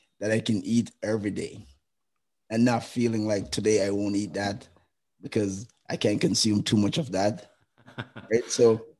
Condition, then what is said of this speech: None; typical speech.